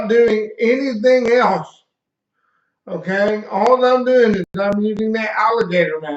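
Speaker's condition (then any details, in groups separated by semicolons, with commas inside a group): Cerebral palsy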